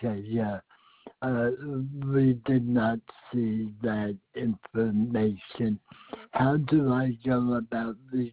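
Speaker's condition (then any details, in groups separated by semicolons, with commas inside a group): Speech impediment; has to talk slow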